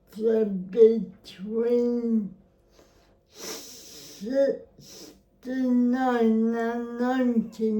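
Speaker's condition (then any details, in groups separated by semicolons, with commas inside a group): Cerebral palsy; spastic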